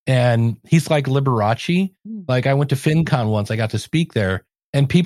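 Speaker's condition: No condition

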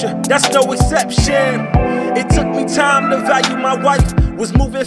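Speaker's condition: No condition

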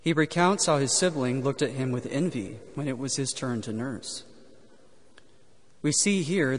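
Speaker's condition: No condition

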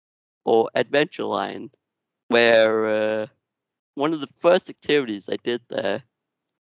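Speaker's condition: Duchenne muscular dystrophy; genetic, progressive

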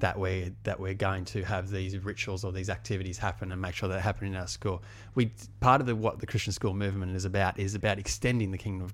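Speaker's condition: No condition

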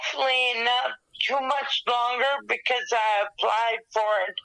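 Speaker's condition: Dysarthria after stroke; hemorrhagic stroke in left thalamus, right-sided paralysis, wheelchair, hospitalized over a month, blood reabsorption takes 1-2 years; recovering with much therapy, walked 58 feet with hemi walker, right hand makes fist, stiffness, tone problems; dysarthria from stroke, speech affected, no aphasia, cognition intact

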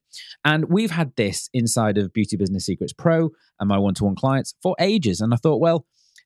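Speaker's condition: No condition

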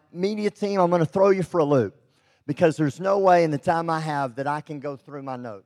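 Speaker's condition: Cleft lip and palate; congenital

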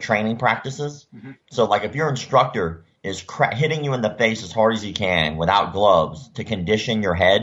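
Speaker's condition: Cleft lip and palate; congenital cleft lip and palate, surgically repaired, facial scars from surgeries

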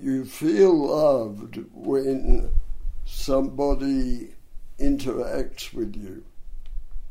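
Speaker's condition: Dystonia and cerebral palsy; bronchial asthma

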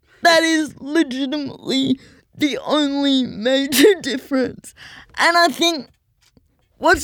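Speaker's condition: Cerebral palsy; full-time wheelchair user

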